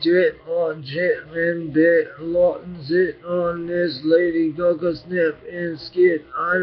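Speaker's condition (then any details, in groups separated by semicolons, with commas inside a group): Brain injury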